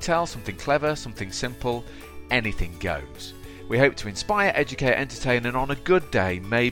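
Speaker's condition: No condition

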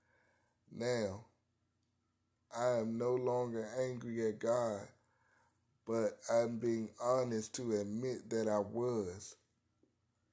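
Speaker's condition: Cerebral palsy; spastic quadriparesis, wheelchair user

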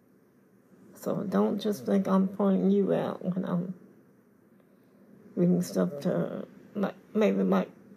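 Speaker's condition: Cerebral palsy; confined to wheelchair

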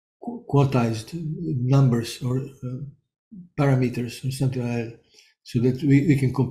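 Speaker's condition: Parkinson's disease; ping pong therapy 2-3 times weekly

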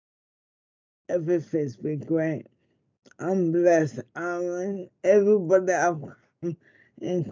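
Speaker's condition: Motor neurone disease; diagnosed after months of speech difficulties, sees speech therapist; looks physically fine, speech affected, tested Google's Relate accessibility product; speech sounds different, listeners mistake it for stroke, relatives abroad tell her not to speak

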